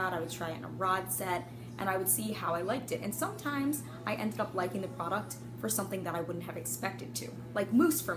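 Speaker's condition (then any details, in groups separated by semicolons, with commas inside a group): No condition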